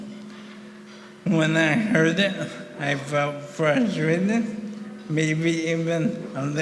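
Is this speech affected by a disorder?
Yes: ALS; about 1.5 years since diagnosis.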